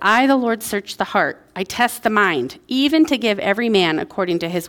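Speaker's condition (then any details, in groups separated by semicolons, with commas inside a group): No condition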